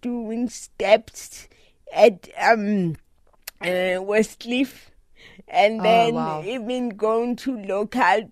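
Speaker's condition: Cerebral palsy; recently summited Kilimanjaro

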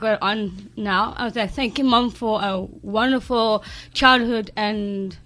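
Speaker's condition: Down syndrome; since birth; adult

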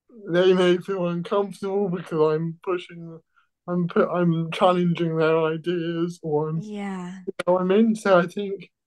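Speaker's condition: Cerebral palsy

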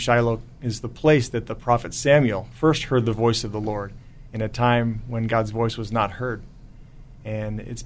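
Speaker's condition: No condition

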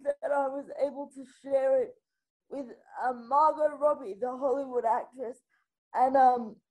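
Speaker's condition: Spastic quadriplegic cerebral palsy

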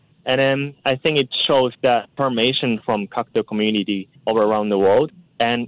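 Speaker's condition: No condition

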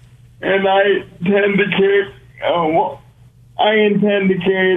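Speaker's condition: Cerebral palsy; walking requires focus on every aspect, including breathing and hand placement

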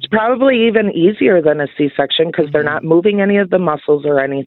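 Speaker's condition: No condition

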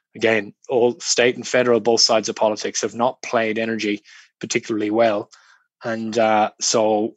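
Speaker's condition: No condition

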